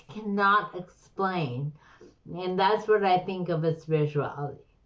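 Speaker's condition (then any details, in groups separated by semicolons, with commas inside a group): Slurred speech; slurred, stroke-like speech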